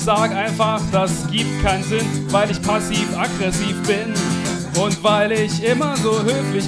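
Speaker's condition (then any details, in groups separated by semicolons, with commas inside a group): No condition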